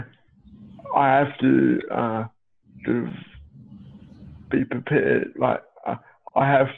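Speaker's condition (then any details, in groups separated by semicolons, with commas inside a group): Cerebral palsy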